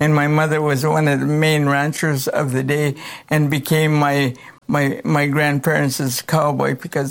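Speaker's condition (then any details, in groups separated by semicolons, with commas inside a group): Cerebral palsy; congenital cerebral palsy, present since birth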